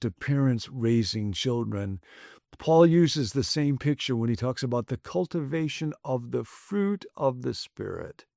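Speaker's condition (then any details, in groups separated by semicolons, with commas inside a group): No condition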